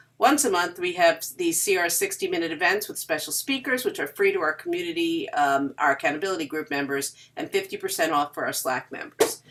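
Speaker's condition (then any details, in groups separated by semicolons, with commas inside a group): No condition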